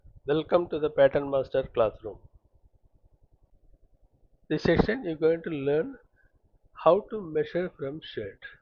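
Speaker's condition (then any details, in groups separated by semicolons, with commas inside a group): No condition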